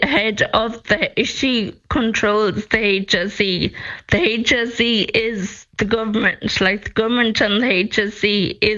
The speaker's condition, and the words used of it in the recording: Ataxia. You're using a voice bank now to preserve the sound of your voice.